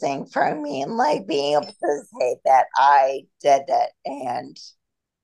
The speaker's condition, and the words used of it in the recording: Ataxia. So everything that like the cerebellum controls, like all muscle movement, speech, like eye movement, everything